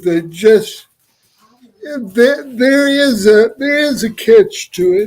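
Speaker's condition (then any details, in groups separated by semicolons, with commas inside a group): Cerebral palsy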